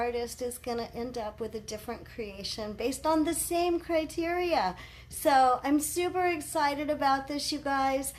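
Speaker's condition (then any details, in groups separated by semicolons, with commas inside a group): No condition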